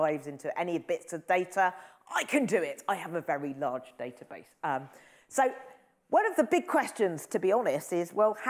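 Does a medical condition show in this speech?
No.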